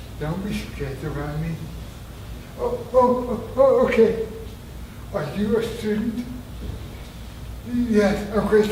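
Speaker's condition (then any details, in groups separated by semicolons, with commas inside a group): Traumatic brain injury; near-fatal injury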